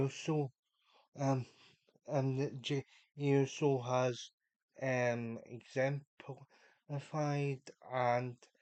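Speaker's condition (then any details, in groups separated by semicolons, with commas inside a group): Cerebral palsy; unable to walk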